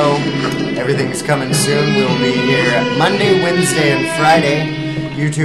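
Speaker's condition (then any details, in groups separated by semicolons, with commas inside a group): No condition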